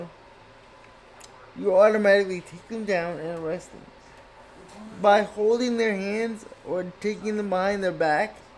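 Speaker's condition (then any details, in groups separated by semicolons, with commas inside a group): Cerebral palsy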